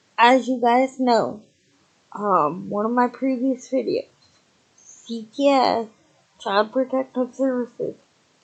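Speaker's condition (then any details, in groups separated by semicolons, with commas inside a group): Cerebral palsy, spastic, severe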